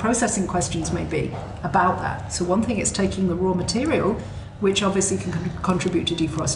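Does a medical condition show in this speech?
No.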